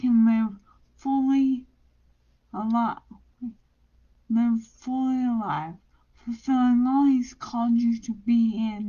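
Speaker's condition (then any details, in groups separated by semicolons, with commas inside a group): Brain injury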